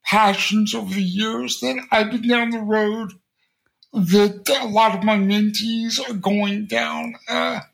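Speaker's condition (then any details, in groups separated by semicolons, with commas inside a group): Cerebral palsy; since birth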